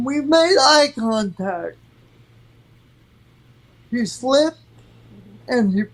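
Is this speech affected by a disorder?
Yes: cerebral palsy; from birth.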